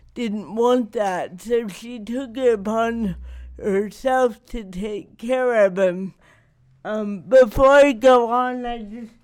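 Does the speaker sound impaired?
Yes: cerebral palsy; not degenerative.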